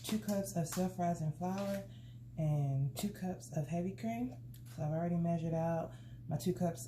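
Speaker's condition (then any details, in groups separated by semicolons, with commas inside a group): No condition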